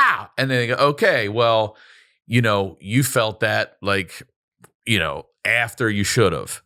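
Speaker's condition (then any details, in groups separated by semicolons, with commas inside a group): No condition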